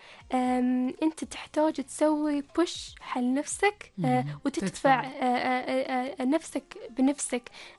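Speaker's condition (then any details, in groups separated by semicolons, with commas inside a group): Stuttering; ongoing journey to control stuttering; speaks publicly despite stuttering, gave TEDx talk, radio studio guest; difficulty in pronunciation, needs extra time to speak, whole-word and sound repetitions; repeated sounds, prolonged sounds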